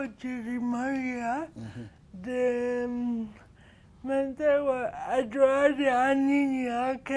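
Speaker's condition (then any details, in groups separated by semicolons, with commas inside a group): Cerebral palsy; speaks slowly, speaking effortful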